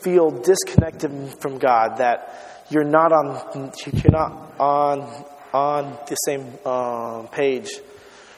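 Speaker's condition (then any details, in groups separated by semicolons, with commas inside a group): Stuttering; lifelong stuttering since starting to talk, about 20 years; stutters while speaking, openly discloses stuttering to audience; fear of words and sounds, awkward when stuttering, faces stuttering daily, taught to disclose; prolonged sounds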